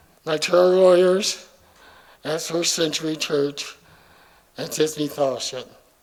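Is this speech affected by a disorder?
Yes: ALS; familial form; simple tasks harder, in drug trial to slow progression; affects vocal cords, slowly losing ability to communicate.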